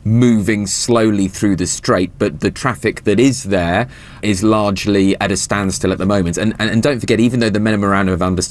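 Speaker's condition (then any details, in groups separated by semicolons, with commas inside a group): No condition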